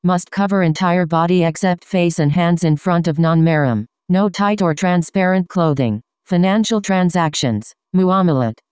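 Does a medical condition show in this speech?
No.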